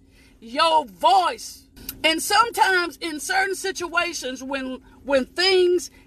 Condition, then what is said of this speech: No condition.